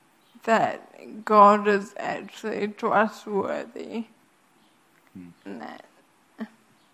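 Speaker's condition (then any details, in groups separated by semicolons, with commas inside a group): Friedreich's ataxia; cannot speak if quiet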